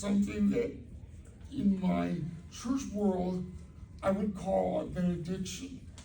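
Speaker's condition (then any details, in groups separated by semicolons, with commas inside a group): Cerebral palsy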